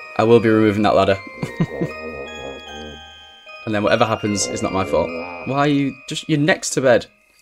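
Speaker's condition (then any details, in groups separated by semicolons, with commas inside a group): No condition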